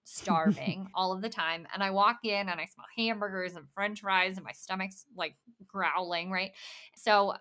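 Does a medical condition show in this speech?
Yes: bilateral cleft lip and palate; congenital complete bilateral cleft lip and palate, hard and soft palate, no palate at birth, lamb's nipple feeding; after columella lengthening, bone graft, jaw surgery, rhinoplasty.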